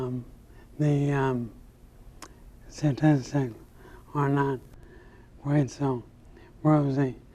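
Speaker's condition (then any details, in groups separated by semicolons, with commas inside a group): ALS; about 10 years after onset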